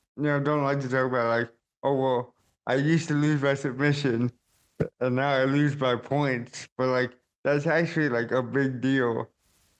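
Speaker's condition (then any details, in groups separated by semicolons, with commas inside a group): Cerebral palsy; caused by stroke at birth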